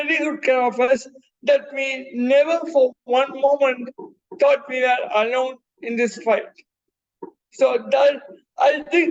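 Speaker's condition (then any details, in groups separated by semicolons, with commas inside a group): Cerebral palsy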